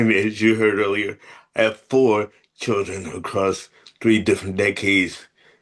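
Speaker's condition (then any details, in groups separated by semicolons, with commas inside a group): Cerebral palsy, spastic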